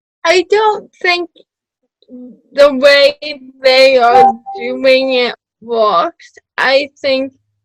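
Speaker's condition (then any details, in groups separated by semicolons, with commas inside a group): Cerebral palsy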